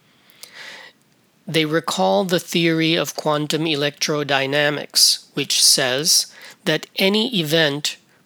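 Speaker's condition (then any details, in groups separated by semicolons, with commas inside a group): No condition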